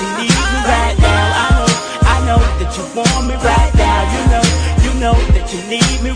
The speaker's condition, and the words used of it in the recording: No condition.